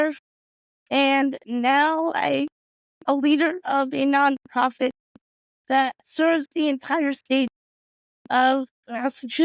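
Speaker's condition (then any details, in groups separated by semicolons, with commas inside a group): Cerebral palsy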